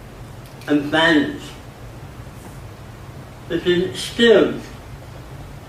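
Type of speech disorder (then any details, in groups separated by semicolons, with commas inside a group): Dysarthria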